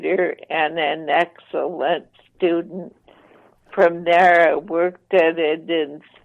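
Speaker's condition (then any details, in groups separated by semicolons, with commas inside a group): ALS, mild; voice slightly impaired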